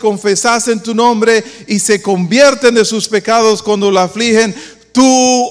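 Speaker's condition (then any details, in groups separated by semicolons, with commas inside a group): No condition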